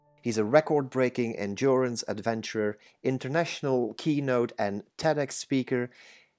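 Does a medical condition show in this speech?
No.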